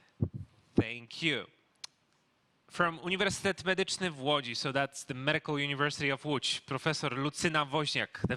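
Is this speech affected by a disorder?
No.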